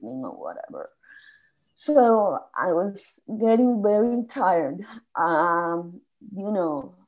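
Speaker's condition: Spasmodic dysphonia; hard to get words out

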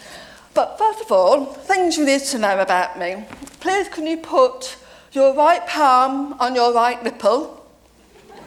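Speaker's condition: Deafness; deaf since age seven

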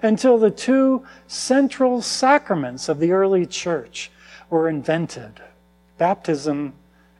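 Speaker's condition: No condition

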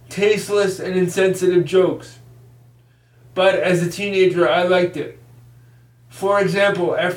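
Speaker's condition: Cerebral palsy; used 6T formula: think

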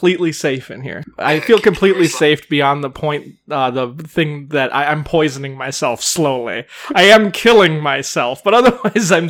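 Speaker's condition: No condition

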